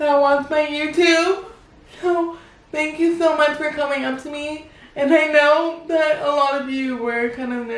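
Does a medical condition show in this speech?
Yes: cerebral palsy.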